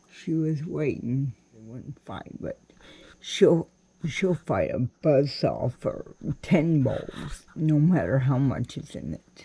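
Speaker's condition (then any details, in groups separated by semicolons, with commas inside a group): Cerebral palsy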